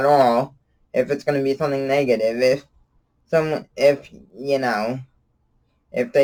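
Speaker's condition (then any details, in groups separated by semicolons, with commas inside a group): Cerebral palsy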